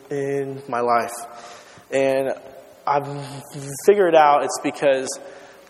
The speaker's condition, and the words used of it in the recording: Stuttering. Why, whenever I get up here and speak, do I feel the fear of words and sounds and have feelings of it being awkward when I do stutter and people look at me crazy?